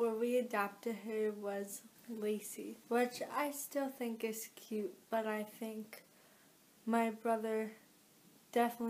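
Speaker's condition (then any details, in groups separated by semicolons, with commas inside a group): Cerebral palsy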